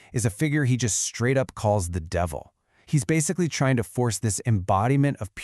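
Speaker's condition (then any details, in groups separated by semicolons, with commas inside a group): No condition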